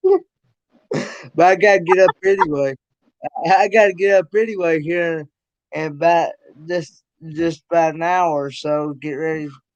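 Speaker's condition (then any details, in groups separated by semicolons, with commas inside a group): Cerebral palsy; present since birth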